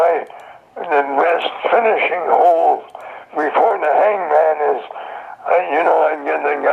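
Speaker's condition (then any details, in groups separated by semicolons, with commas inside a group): Throat cancer; survivor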